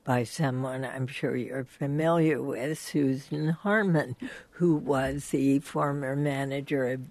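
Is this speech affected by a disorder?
Yes: spasmodic dysphonia; voice still altered, speaking physically difficult.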